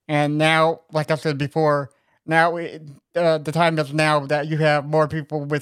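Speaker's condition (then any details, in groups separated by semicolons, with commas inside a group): Cerebral palsy; right hand affected, limited use of right hand, left-handed; very low baritone voice, found via SingStar phone app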